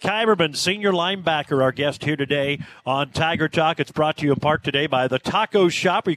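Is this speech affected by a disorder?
No.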